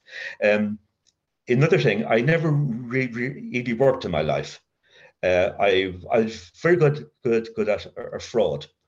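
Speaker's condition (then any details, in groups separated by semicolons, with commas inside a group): Covert stutter; severe childhood stutter with blocks, linked to adverse childhood experience, child guidance clinic, speechless while drinking; occasional blocks, stutters mostly in mind, thinks ahead around feared words, voice long felt fake; repeated sounds, repeated words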